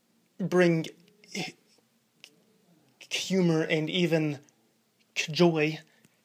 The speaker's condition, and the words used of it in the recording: Stuttering. You may have noticed that one of my more obvious secondaries is that I tend to give a K sound whenever I stutter, even when what I'm saying doesn't start with a K.